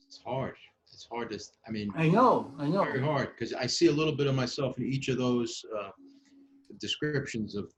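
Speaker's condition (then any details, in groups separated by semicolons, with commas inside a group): No condition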